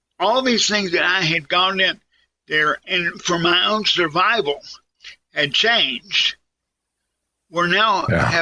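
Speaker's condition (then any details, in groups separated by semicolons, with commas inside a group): Cerebral palsy; can still talk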